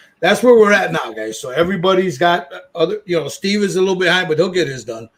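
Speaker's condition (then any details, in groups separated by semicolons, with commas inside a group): No condition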